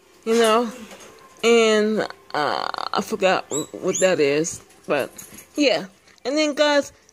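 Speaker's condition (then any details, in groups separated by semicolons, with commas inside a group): Speech impairment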